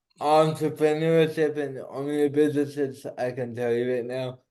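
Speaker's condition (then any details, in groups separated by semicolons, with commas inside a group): Cerebral palsy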